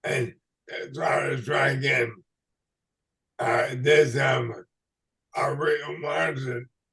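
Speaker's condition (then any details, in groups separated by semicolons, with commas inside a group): ALS/MND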